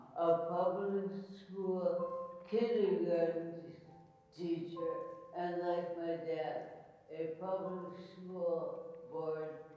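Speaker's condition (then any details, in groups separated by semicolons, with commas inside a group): ALS; speech and swallowing changes present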